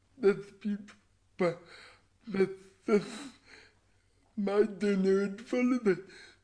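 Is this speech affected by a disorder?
Yes: cerebral palsy; all four limbs affected, from birth, born 12 weeks premature; voice described as unusual.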